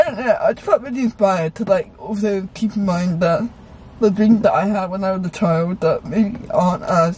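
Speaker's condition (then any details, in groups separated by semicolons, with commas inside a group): Cerebral palsy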